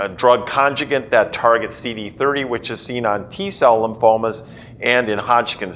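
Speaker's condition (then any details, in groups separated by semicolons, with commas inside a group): No condition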